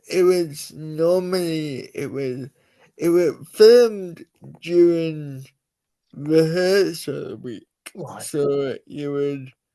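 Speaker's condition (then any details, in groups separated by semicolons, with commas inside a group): Cerebral palsy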